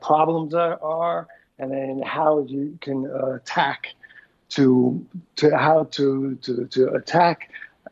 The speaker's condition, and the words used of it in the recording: Aphasia. Well, right now, my thing is I don't just forget about it, my speech, because I have to, you know, concentrate on it.